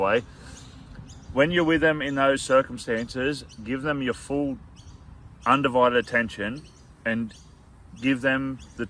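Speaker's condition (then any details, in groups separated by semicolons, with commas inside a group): No condition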